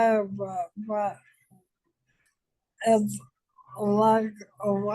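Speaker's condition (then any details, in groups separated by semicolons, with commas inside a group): ALS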